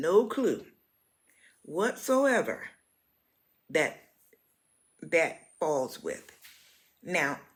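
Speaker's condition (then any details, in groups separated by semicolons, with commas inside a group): No condition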